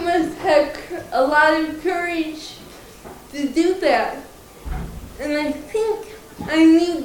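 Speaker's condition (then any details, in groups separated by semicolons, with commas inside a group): Cerebral palsy, mild; slightly slurred, harder to understand when excited and faster, easy to understand, took much work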